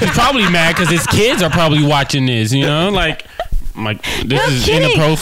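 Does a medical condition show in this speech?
No.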